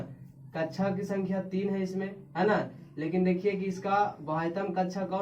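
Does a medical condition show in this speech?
No.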